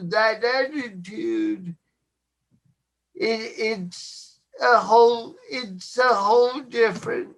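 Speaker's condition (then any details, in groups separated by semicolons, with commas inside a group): Cerebral palsy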